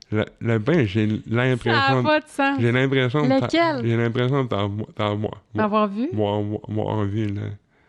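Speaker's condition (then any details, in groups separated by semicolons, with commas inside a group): Cerebral palsy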